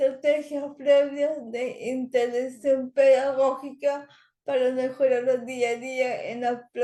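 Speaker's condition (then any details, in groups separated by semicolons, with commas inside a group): Cerebral palsy; language areas of brain affected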